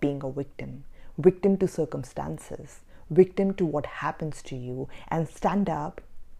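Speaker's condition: No condition

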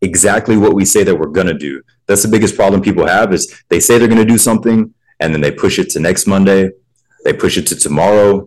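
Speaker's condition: No condition

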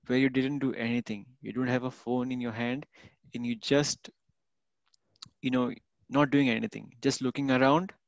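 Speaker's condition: No condition

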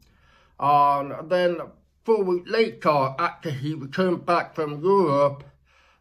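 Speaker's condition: Deafness; born deaf, childhood speech therapy at John Tracy speech therapy school in US

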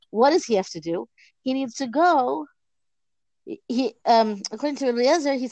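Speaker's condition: No condition

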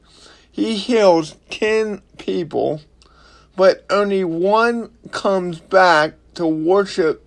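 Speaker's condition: Cerebral palsy; expected to last for life

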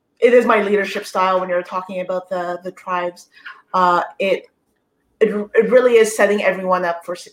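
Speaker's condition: No condition

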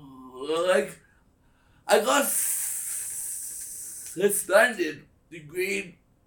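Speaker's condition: Stutter; dropped due to time-limit penalties; penalized for stutter under Toastmasters time limits, handling silences while stuttering on stage; prolonged sounds, blocks

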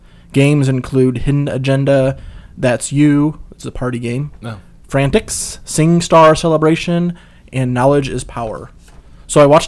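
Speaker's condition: No condition

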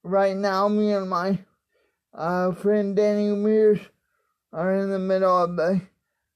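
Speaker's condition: Cerebral palsy, spastic quadriplegic; not ambulatory

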